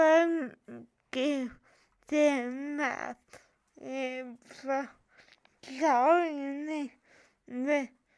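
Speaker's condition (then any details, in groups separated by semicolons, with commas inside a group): Cerebral palsy; from birth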